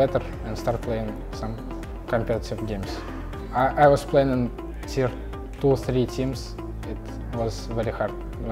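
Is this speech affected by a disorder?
No.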